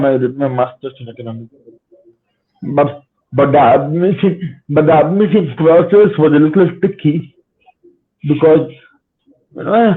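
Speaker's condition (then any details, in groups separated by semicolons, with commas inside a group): Cerebral palsy; spastic type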